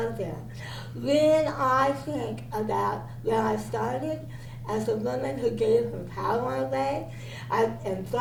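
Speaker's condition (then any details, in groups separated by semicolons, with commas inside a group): Cerebral palsy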